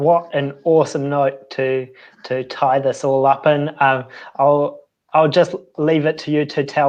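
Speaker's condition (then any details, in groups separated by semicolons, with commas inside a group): No condition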